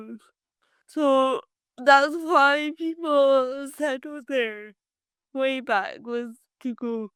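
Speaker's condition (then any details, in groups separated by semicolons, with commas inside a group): Cerebral palsy; from birth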